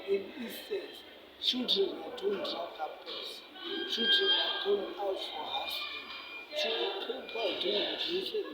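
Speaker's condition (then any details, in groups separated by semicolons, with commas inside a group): Cerebral palsy; affects speech and hands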